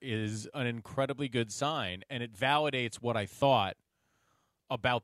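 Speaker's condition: No condition

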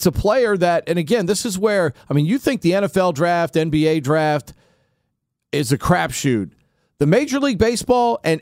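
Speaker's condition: No condition

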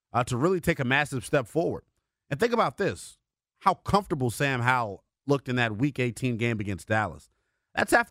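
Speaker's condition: No condition

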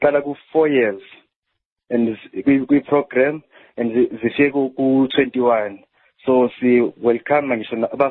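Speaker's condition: No condition

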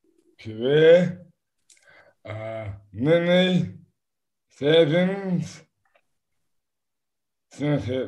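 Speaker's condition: Dystonia; affects speech and hands

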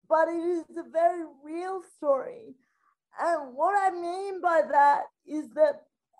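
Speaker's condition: Spastic quadriplegic cerebral palsy

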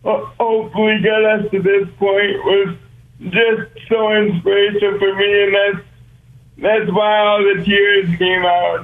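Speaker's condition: Cerebral palsy; brain-muscle disconnect, must consciously control walking, breathing, hand placement; own training plan for Ironman competition in Kona

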